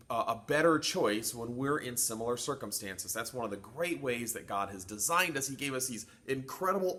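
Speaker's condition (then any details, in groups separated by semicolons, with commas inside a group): No condition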